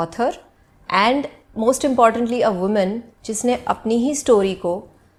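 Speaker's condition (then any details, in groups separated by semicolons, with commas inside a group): No condition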